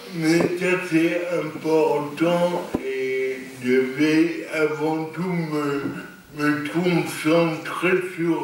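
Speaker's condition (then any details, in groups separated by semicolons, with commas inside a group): Cerebral palsy; lifelong, non-progressive; stable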